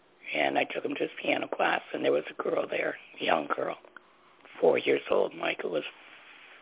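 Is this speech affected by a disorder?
Yes: laryngectomy; voice box surgically removed after cancer at young age; cancer about 8 years ago, guides qi healing energy into throat, school of qi energy heals; learned to talk differently, different tone of voice.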